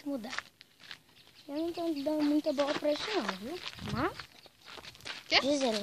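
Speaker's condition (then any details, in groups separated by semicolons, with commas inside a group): No condition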